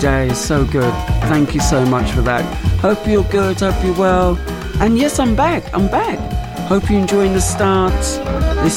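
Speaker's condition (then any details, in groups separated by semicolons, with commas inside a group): No condition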